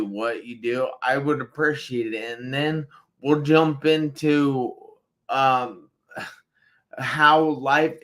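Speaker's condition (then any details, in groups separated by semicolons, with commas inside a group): Traumatic brain injury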